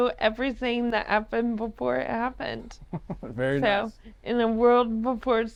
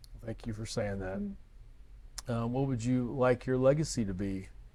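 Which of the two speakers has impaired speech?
The first: ALS; about 10 years since diagnosis, uses wheelchair, slow progression.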